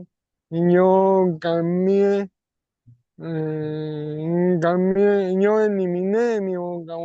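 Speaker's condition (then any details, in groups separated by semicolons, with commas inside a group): ALS; non-bulbar form; over 3 years since onset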